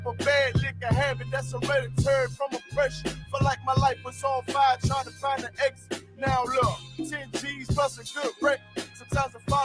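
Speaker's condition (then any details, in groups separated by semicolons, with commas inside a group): No condition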